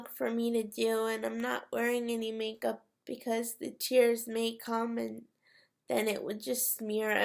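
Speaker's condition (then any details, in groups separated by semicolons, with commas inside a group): Cerebral palsy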